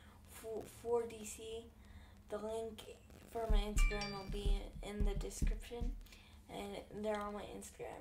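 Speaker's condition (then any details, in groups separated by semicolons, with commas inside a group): Cerebral palsy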